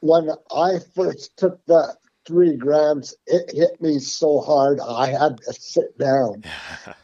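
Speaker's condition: Parkinson's; unable to make sound then

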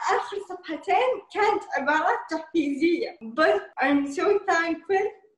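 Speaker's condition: Cerebral palsy, mild; described by host as very normal in speech

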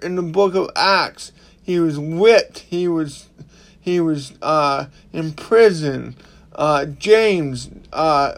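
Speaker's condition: Cerebral palsy; ongoing, not healed

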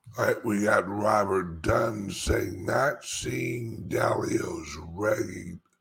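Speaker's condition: Speech impediment; slight speech impediment; says barely able to talk, raspy voice, calls self horrible singer

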